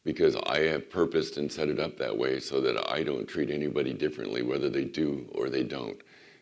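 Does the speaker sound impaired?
Yes: vocal cord surgery recovery; recovering from vocal cord surgery, resting voice, recent cold and coughing set recovery back; voice not ready for full message, doctor limits teaching to 10-15 minutes.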